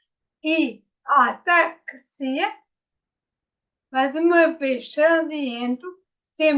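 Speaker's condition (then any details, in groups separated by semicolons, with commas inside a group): Ataxia after brain injury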